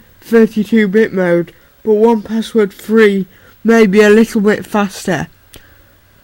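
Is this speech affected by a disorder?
Yes: cerebral palsy.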